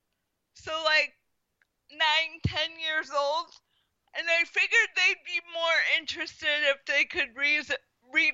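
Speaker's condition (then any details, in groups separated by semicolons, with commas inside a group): Spastic quadriplegic cerebral palsy; walks with walker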